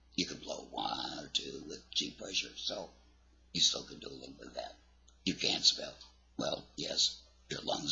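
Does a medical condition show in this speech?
Yes: laryngectomy, voice prosthesis.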